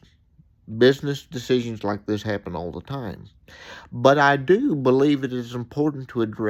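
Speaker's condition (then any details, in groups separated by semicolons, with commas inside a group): Cerebral palsy; reports speaking clearly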